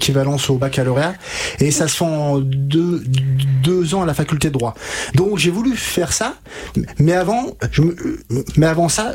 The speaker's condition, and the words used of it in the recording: Stuttering. Donc, là, par exemple, j'ai des blocages et j'ai des répétitions, mais auparavant, avant que je fasse ce gros travail orthophonique, c'était une catastrophe, quoi.